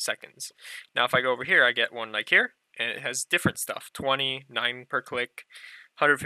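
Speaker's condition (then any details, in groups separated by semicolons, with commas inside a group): No condition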